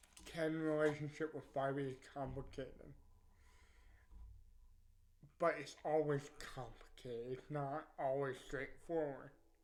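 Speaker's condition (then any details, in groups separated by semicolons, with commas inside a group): Cerebral palsy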